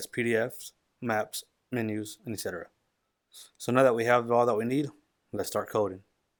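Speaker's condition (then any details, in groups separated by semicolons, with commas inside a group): No condition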